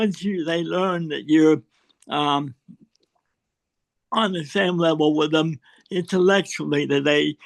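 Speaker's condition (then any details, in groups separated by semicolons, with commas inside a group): Cerebral palsy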